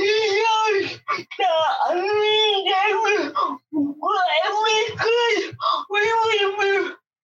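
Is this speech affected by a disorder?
Yes: cerebral palsy; wheelchair for mobility, speech impairment, job provides same interpreter daily over Zoom; interpreter repeats her speech line by line during interview; others may struggle to understand, interpreter revoices her words.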